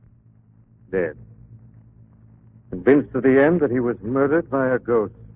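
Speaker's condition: No condition

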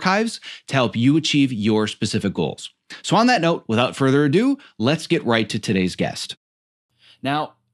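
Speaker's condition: No condition

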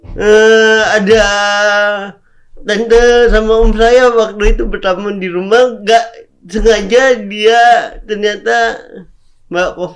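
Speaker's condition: Cerebral palsy; speaking is difficult

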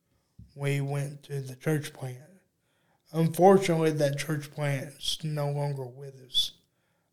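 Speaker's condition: Cerebral palsy; unable to walk

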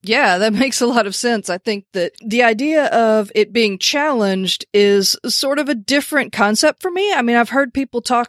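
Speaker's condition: No condition

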